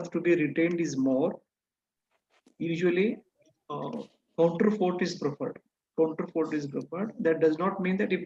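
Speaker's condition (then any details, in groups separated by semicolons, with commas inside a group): No condition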